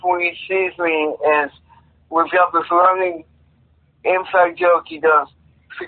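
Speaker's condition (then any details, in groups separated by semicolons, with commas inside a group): Cerebral palsy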